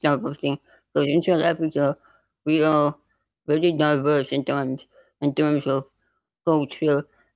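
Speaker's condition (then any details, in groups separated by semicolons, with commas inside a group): Spinal muscular atrophy type 2; less progressive than type 1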